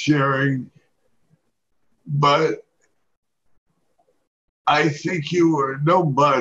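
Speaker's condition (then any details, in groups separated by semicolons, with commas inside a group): Parkinson's disease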